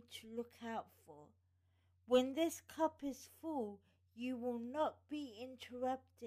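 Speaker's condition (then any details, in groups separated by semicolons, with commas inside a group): Cerebral palsy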